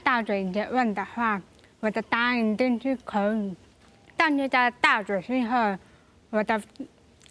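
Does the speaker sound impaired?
Yes: hearing impairment; hearing impaired from childhood, hearing aids, mother's training in speech and lip-reading, deaf school one year; recent surgery for cochlear implant; oral speaker, learned speech and lip-reading.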